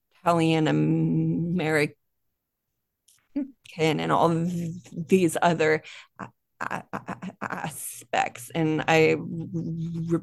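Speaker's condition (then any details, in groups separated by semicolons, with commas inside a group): Stuttering; stutter since childhood, more severe when younger, quiet child avoiding speaking, NSA workshop in Fort Lauderdale; still stutters, no problems communicating at work, growing confidence; more comfortable the more people spoken to, sound repetitions; repeated sounds, prolonged sounds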